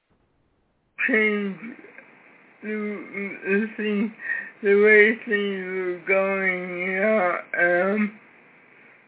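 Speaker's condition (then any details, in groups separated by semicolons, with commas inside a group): Cerebral palsy; severe cerebral palsy from birth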